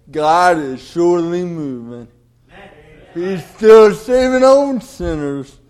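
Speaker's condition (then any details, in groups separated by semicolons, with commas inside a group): Cerebral palsy; delayed development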